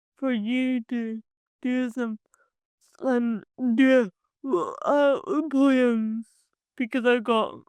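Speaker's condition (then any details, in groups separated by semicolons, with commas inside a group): Cerebral palsy; from birth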